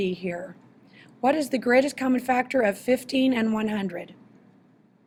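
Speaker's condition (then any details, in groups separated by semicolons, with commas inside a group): No condition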